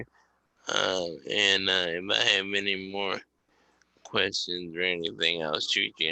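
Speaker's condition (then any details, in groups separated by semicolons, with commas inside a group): Cerebral palsy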